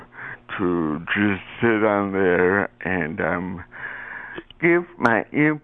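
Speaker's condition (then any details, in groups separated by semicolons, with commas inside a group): Cerebral palsy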